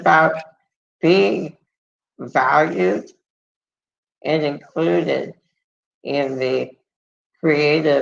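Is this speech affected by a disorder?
Yes: muscular dystrophy; multiple surgeries.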